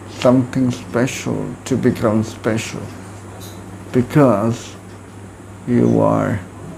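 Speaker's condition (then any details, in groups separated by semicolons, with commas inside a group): Cerebral palsy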